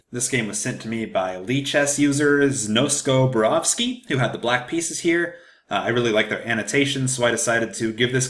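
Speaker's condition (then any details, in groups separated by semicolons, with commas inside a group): No condition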